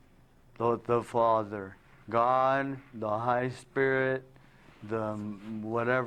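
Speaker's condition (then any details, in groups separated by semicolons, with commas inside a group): Traumatic brain injury; now talking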